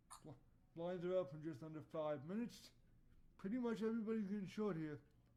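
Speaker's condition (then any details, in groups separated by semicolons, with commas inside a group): Cerebral palsy; voice tone sometimes odd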